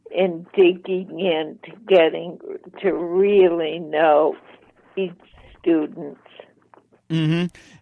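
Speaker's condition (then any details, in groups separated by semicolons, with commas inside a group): ALS, mild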